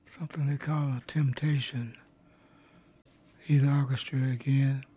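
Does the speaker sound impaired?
Yes: dysphonia; dysphonia most of adult life, big hole in throat; dysphonia exercise during on-air break, repeats long sentences aloud, aims to keep meter reading up; voice gets quieter the more spoken, voice drops off, hard to hear.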